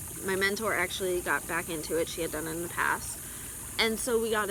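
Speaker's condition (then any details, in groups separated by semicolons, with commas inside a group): No condition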